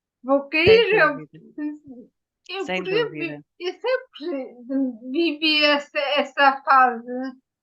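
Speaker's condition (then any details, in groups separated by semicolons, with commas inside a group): Ataxia after brain injury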